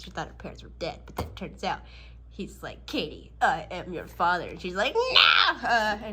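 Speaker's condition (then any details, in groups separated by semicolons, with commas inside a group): No condition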